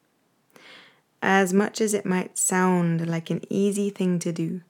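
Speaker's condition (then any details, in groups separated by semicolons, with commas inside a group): No condition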